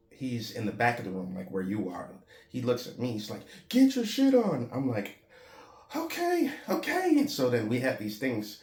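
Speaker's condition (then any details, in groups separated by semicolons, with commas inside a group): No condition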